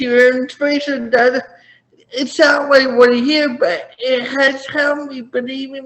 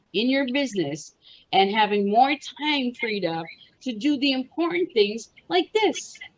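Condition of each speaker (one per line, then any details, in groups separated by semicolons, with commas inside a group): Cerebral palsy; from birth; first talked around age five, atypical speech
No condition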